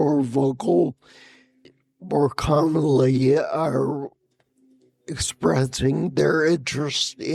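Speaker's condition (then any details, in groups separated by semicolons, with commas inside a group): Spinocerebellar ataxia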